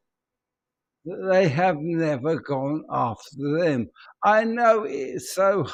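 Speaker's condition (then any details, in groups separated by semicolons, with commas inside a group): ALS; speech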